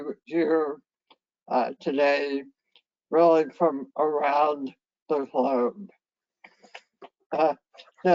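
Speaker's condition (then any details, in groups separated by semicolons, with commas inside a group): Head and neck cancer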